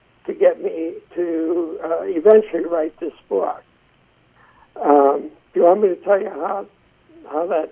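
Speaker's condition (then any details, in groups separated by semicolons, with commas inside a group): Essential tremor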